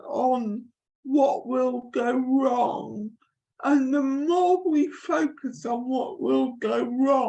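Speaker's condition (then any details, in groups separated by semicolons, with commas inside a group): Cerebral palsy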